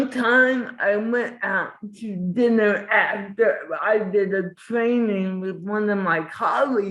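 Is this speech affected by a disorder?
Yes: cerebral palsy.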